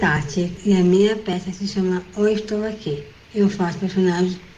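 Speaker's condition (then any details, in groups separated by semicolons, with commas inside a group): Down syndrome; also called T21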